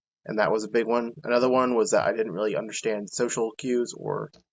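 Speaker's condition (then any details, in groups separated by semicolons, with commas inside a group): No condition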